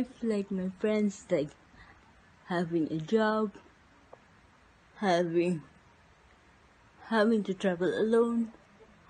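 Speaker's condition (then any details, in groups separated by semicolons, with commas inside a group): Cerebral palsy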